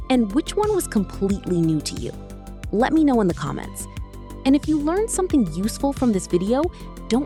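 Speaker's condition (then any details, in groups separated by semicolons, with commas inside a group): No condition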